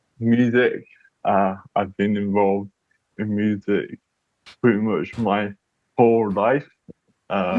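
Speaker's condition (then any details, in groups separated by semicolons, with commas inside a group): Cerebral palsy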